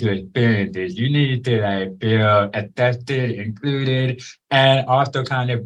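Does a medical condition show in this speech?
Yes: born deaf; congenital deafness, hearing aid fitted at age two, sign language learned later; daily speech therapy throughout childhood from school therapist and speech-therapist mother, drilled on mouth movements.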